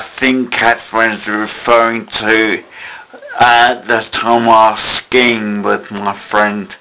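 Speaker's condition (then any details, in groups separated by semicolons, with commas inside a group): Cerebellar ataxia; onset after childhood, poor balance, walks with walking sticks or holding hands, hospital taught stairs on bottom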